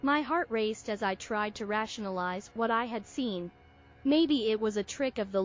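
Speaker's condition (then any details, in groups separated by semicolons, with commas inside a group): No condition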